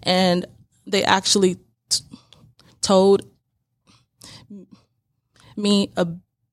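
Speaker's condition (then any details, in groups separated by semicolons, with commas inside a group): Stuttering; blocks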